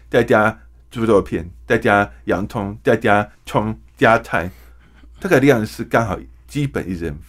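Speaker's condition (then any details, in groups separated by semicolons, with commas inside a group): Hearing impairment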